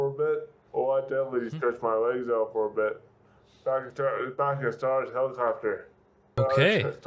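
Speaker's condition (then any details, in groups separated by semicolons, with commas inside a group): Severe brain injury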